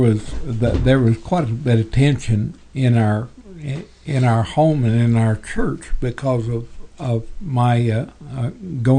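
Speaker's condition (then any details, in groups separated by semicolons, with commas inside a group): Parkinson's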